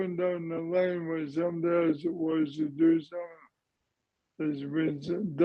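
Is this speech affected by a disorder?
Yes: ALS / motor neurone disease; terminal, whole body affected, muscle wastage.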